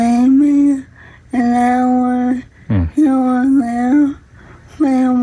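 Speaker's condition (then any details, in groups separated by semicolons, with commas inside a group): ALS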